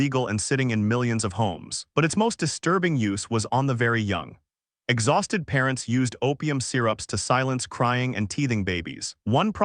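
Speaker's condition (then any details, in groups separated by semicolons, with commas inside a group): No condition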